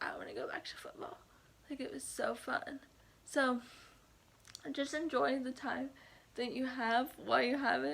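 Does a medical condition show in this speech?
Yes: cerebral palsy.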